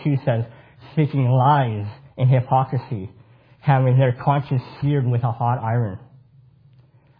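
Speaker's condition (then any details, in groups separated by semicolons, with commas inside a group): Cleft palate; congenital cleft palate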